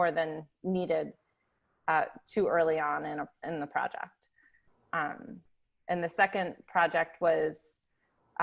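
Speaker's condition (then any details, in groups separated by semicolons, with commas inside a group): No condition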